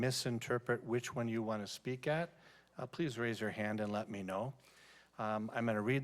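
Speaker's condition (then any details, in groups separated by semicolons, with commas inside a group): No condition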